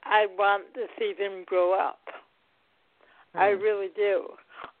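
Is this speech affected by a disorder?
Yes: cerebral palsy, mild; heart rate dropped at delivery, not breathing at birth, 45 minutes to breathe, delayed motor milestones; neurological motor control disorder, physical not cognitive, diagnosed around age two, walked near two, gait affected; mildly affects speech, physical and occupational therapy from early life.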